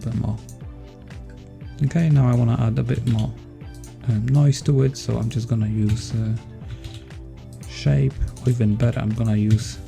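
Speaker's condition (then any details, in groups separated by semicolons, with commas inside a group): No condition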